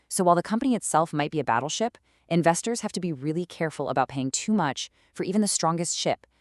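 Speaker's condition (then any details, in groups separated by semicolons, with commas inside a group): No condition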